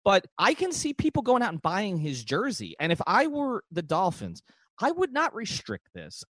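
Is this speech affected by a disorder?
No.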